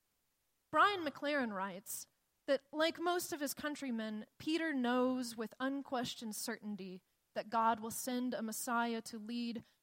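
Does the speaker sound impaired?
No.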